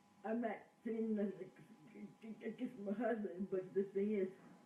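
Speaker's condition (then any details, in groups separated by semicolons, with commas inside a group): Cerebral palsy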